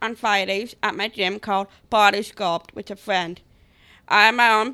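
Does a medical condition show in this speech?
Yes: Down syndrome; tries again speaking clearer and louder.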